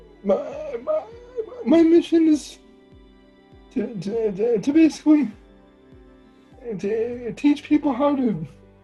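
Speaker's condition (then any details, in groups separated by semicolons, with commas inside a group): Cerebral palsy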